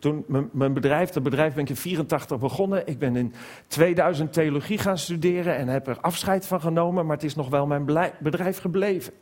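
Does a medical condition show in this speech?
No.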